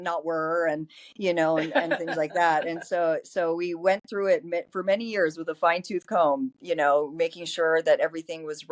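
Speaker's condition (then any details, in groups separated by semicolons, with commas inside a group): No condition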